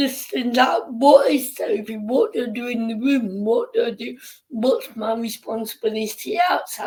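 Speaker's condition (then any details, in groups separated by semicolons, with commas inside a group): Cerebral palsy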